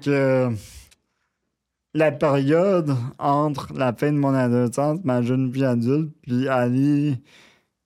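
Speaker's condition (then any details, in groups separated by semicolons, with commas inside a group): Cerebral palsy; near quadriplegic, wheelchair user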